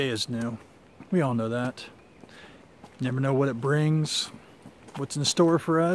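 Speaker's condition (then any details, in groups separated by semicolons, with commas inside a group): No condition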